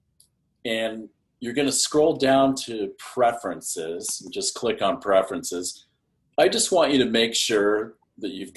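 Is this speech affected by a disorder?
No.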